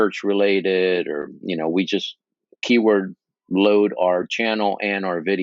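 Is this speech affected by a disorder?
No.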